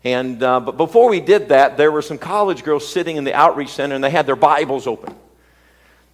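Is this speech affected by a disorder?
No.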